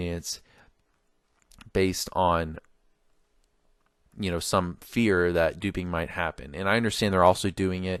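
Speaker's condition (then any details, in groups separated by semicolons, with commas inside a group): No condition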